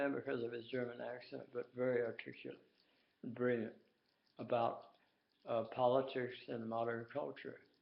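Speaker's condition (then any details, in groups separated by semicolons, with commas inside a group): Tongue cancer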